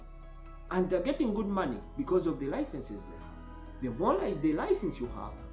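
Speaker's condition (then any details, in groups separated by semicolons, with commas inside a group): No condition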